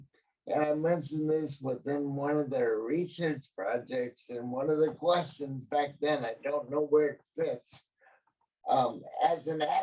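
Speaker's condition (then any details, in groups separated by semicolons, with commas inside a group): Cerebral palsy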